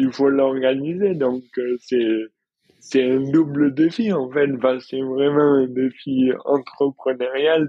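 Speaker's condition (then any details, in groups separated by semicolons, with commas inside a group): Dystonia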